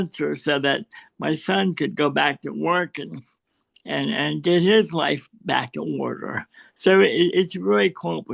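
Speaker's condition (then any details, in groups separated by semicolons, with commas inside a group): Cerebral palsy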